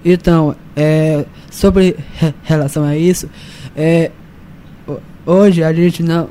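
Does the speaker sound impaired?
Yes: Down syndrome; genetic, present from birth, recognized soon after birth.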